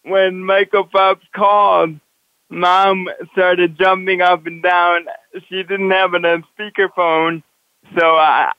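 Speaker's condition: Cerebral palsy; walks with walker

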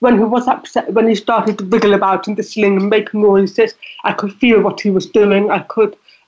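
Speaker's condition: Deafness; deafness audible in voice

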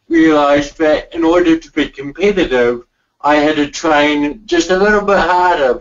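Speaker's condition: Cerebral palsy; cerebral palsy from birth

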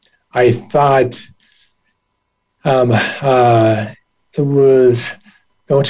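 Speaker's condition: Aphasia after stroke; rather severe stroke at 28 as first-year resident, impaired dominant right hand; initially no spoken or written language, relearned speech through therapy, still struggles a little forming words

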